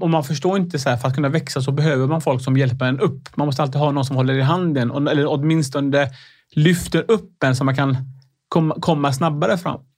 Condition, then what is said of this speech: Stuttering. Jag, eh, det finns, alltså jag har stamningssvårigheter.